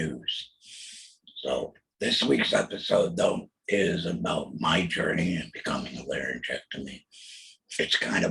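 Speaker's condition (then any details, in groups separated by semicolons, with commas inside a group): Total laryngectomy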